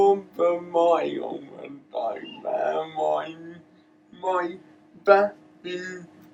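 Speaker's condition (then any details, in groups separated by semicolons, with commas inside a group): Cerebral palsy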